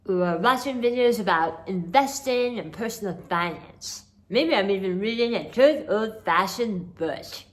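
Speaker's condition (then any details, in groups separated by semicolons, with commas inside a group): Hemi-glossectomy for oral cancer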